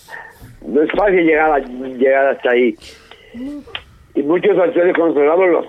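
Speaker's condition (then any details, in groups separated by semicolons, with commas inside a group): Down syndrome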